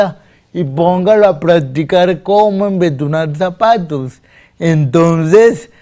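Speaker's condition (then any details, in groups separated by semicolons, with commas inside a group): Cerebral palsy; difficulty speaking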